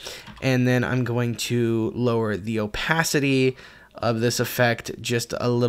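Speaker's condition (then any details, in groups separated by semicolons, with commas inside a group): No condition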